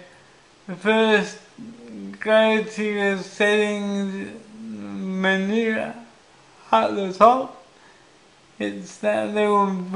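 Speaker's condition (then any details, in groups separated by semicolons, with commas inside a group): Cerebral palsy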